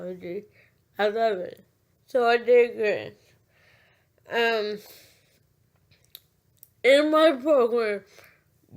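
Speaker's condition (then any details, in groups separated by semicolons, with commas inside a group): Cerebral palsy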